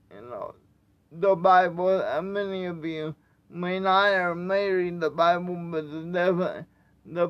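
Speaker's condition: Cerebral palsy; wheelchair user

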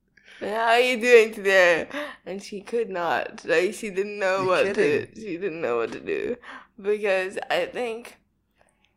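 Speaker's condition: Cerebral palsy, spastic quadriplegic

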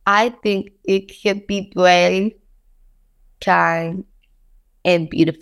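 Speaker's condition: Down syndrome; congenital

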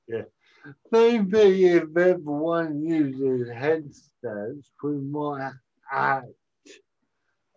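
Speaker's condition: Cerebral palsy; uses walking stick

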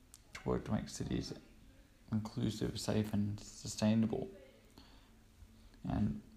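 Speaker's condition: Cerebral palsy; cerebral palsy since birth

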